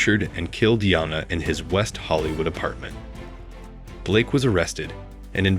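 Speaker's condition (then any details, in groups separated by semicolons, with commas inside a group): No condition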